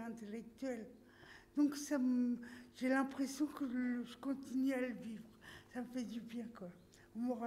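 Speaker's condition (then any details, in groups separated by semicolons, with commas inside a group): Traumatic brain injury; accident, brain cell damage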